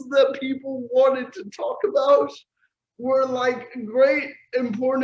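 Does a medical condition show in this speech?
Yes: cerebral palsy.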